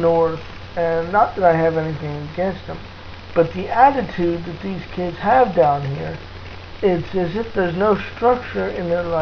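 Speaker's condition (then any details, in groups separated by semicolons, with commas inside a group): Cerebral palsy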